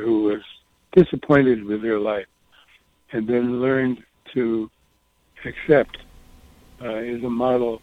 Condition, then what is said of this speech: Parkinson's disease. And then I would think I went to other, specifically Parkinson doctors, and discovered, yes, indeed, and that my throat is getting closed up.